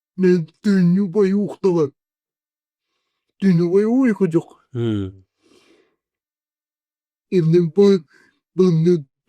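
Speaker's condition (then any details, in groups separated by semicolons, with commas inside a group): Cerebral palsy; 40 years with condition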